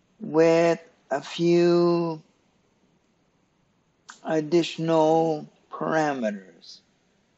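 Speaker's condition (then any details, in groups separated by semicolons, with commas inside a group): Cerebral palsy; stiff muscles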